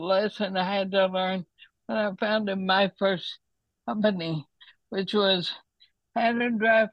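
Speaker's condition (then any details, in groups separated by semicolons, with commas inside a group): ALS; words and ideas intact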